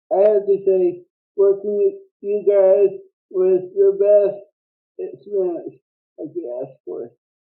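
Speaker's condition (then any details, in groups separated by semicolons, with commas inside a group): Cerebral palsy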